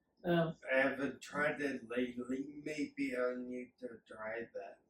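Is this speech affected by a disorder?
Yes: acquired and hereditary ataxia.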